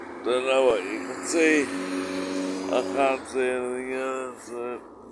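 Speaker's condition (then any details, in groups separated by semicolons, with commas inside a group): Cerebral palsy; uses wheelchair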